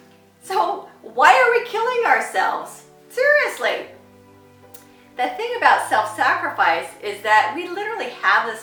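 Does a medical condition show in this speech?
No.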